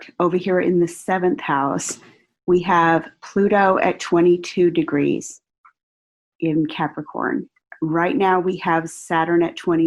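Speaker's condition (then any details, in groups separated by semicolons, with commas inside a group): No condition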